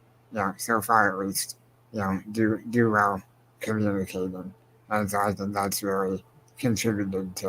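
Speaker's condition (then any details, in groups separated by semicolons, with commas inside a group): Spinal muscular atrophy; progressive, wheelchair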